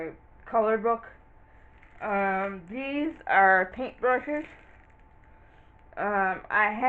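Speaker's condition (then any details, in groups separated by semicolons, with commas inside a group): Cerebral palsy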